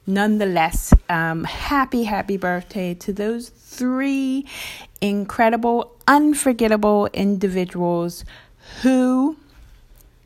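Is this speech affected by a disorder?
No.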